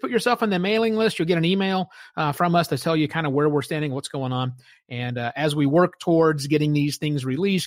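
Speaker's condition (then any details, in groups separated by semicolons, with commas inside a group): No condition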